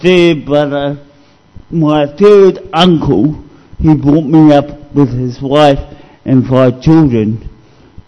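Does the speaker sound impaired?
Yes: cerebral palsy; discovered at age 2.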